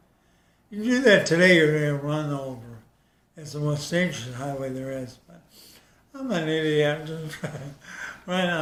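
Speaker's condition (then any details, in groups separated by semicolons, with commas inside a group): ALS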